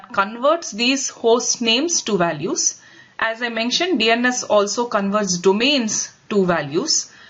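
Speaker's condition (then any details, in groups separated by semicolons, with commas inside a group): No condition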